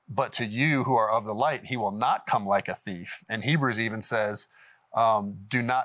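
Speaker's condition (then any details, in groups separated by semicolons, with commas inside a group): No condition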